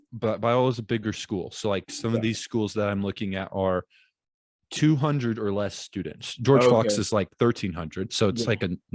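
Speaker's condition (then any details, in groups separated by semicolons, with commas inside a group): No condition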